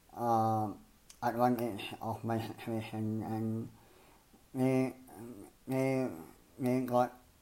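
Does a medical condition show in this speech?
Yes: cleft palate and lip; misaligned jaws.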